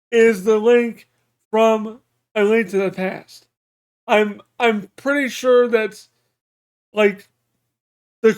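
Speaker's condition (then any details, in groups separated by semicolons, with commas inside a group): Cerebral palsy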